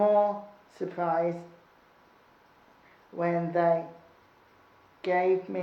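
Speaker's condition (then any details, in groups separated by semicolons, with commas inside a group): Cerebral palsy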